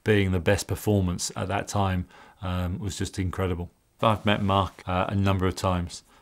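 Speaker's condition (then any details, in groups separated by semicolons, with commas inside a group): No condition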